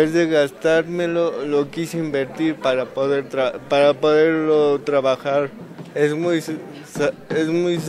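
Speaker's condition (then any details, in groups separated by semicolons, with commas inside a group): Cerebral palsy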